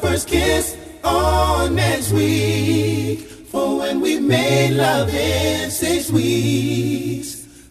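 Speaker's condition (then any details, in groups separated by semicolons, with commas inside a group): No condition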